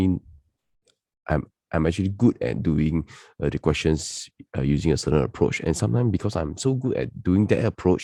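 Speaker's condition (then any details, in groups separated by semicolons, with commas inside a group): No condition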